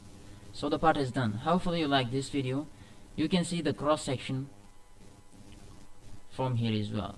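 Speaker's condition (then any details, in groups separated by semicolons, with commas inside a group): No condition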